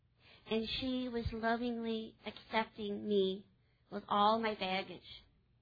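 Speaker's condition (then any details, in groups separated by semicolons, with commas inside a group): Cleft palate; congenital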